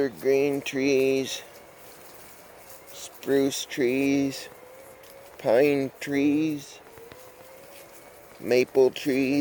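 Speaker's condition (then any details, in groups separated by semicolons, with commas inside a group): Cerebral palsy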